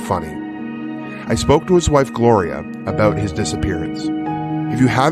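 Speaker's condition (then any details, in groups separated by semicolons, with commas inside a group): No condition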